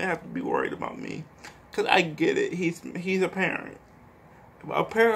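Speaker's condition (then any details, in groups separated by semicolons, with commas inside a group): Cerebral palsy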